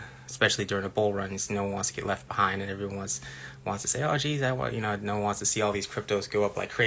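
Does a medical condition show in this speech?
No.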